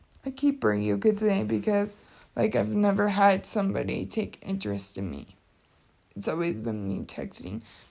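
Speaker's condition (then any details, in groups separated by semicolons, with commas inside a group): Cerebral palsy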